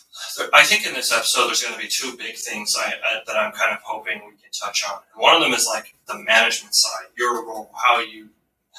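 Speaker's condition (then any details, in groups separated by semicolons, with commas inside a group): No condition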